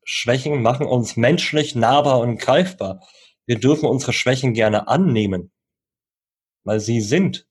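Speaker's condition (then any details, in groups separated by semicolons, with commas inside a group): Cleft lip and palate, cleft lip, jaw and palate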